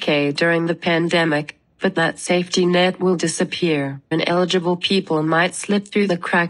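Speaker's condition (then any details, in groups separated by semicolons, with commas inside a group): No condition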